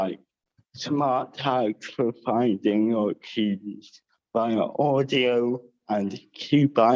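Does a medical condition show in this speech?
Yes: cerebral palsy with dysarthria.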